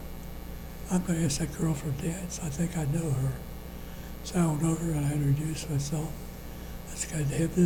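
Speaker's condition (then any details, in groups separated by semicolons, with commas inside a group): Parkinson's disease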